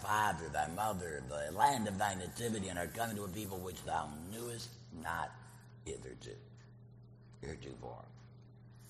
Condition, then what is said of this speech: Laryngectomy. They took my voice box out, but they gave me a prosthesis. So I have a kazoo in my throat.